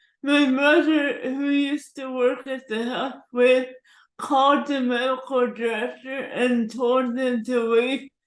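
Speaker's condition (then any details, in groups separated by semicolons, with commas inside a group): Cerebral palsy; forceps birth injury; diagnosed at 11 months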